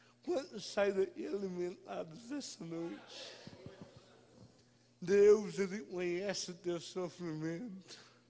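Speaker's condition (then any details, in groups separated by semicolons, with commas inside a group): Cerebral palsy; no speech as child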